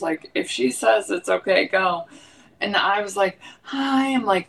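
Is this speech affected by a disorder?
Yes: ALS; young onset, diagnosed in 30s, spinal surgery before diagnosis without improvement; progressing physically; uses a voice amplifier when talking, host hears her fine without it.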